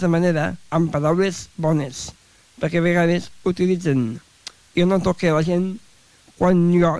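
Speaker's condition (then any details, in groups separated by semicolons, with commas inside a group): Down syndrome; describes self as very talkative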